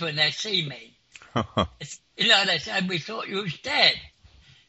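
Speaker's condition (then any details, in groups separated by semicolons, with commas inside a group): Clinically deaf; clinically deaf since school age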